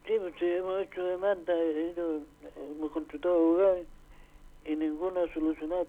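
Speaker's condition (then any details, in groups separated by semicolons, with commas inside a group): Parkinson's disease; limited mobility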